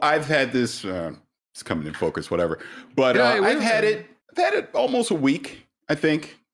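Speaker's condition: No condition

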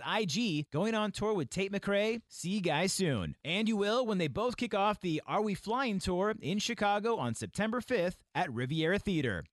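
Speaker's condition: No condition

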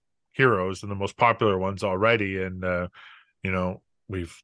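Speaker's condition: No condition

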